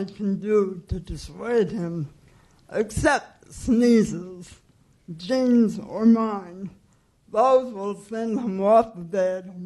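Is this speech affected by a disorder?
Yes: cerebral palsy.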